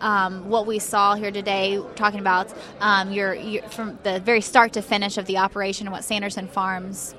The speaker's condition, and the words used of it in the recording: None; typical speech.